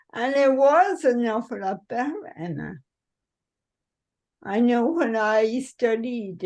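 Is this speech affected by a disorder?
Yes: cerebral palsy.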